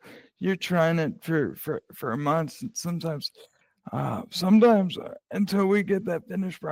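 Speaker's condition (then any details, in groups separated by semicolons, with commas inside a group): Cerebral palsy; present from birth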